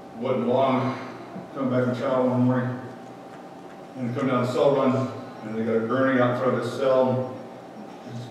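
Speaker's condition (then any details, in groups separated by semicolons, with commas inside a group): No condition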